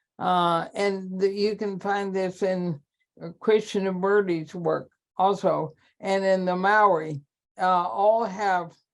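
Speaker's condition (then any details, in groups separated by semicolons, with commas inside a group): ALS; terminal, cannot handwrite, can still type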